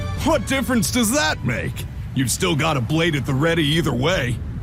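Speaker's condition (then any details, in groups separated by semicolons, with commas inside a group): No condition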